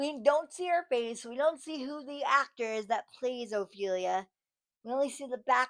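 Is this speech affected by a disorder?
Yes: cerebral palsy, spastic.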